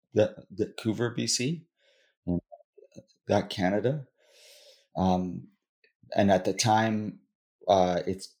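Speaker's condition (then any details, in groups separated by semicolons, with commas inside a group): Stuttering; stuttering since childhood; stutters throughout interview; allows stuttering rather than trying to be fluent; repeated sounds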